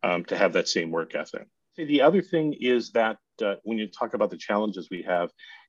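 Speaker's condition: No condition

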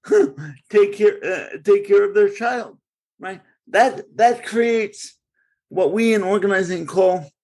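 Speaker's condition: Cerebral palsy; segregated schooling

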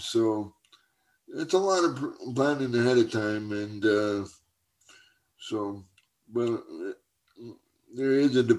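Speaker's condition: Cerebral palsy; from birth

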